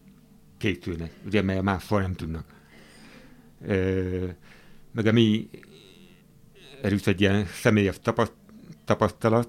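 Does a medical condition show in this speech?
Yes: hearing impairment.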